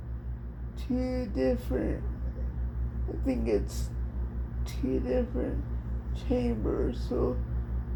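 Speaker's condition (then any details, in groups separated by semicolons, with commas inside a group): Cerebral palsy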